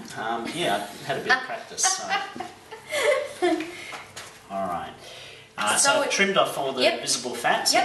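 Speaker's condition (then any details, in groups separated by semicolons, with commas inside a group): No condition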